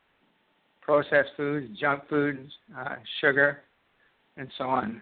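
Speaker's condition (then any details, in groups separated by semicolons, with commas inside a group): Parkinson's disease; most symptoms persist, shuffling walk, freezing about 2 years, no medication, healing mantra, daily walks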